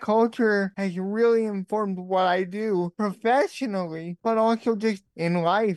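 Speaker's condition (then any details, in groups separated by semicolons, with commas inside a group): Spastic quadriplegic cerebral palsy; born three months premature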